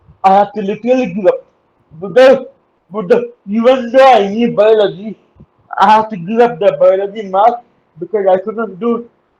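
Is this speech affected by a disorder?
Yes: cerebral palsy; uses wheelchair.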